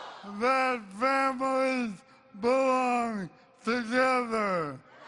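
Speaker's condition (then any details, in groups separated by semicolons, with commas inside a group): ALS; diagnosed 2 years ago, paralysis spreading through whole body; weak voice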